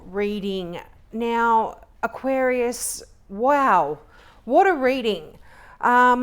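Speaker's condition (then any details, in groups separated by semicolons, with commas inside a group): No condition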